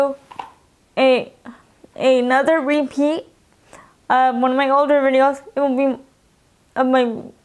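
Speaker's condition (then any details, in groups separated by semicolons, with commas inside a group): Cerebral palsy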